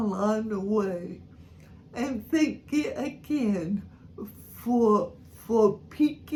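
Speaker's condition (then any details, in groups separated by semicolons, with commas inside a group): Cerebral palsy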